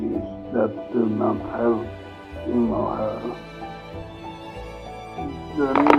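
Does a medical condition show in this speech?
Yes: multiple sclerosis; progressive form.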